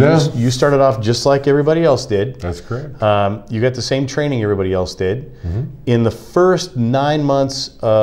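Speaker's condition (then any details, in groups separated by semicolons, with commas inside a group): No condition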